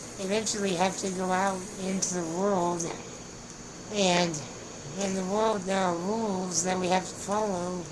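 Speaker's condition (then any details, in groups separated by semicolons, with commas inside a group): Spinal muscular atrophy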